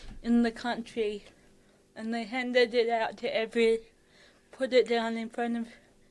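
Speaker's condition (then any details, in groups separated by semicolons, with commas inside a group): Cerebral palsy (athetoid); fatigue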